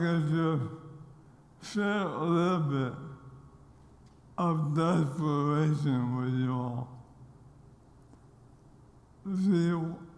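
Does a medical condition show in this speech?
Yes: ALS; losing ability to speak clearly, voice does not sound as expected.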